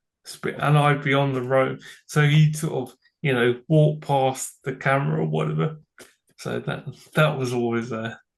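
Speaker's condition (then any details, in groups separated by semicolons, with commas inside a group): Cerebral palsy; from birth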